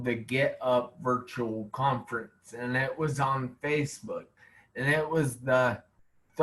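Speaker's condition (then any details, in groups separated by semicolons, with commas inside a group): Traumatic brain injury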